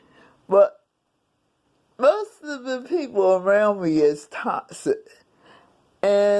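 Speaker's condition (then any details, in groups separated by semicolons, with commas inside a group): Cerebral palsy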